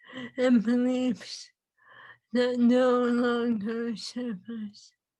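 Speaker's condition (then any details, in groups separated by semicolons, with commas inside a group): ALS; swallowing lost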